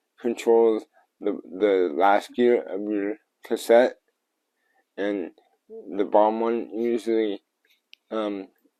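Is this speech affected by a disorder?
Yes: cerebral palsy; tends to mess up words.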